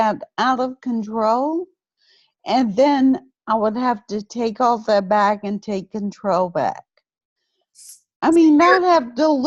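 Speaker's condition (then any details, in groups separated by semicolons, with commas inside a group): Friedreich's ataxia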